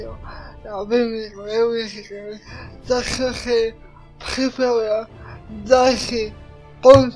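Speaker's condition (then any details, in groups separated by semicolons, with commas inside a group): Cerebral palsy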